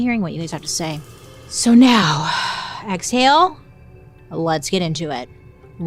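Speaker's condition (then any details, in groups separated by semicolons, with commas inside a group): No condition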